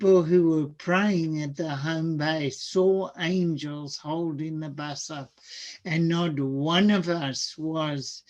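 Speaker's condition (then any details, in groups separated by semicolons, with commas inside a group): Cerebral palsy; severe birth complications; diagnosed age four, late walking; speech sounds atypical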